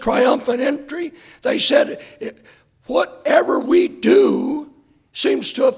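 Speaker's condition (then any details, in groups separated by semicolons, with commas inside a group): Hoarseness after vocal cord surgery; hoarse voice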